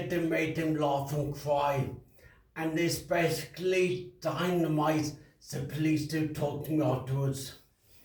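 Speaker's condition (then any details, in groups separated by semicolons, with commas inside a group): Traumatic brain injury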